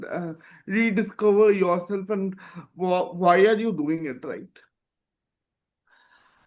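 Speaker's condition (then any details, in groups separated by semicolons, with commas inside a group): Cerebral palsy; present from birth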